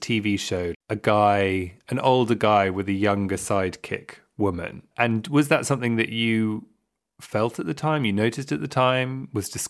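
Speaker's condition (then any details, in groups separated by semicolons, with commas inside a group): No condition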